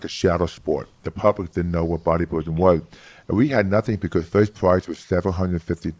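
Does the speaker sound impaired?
Yes: hearing loss; lost about 75% of hearing close to birth, severe childhood speech impediment, left ear surgery; formerly severe monotone speech, inflection improved by studying phonetics, New York accent.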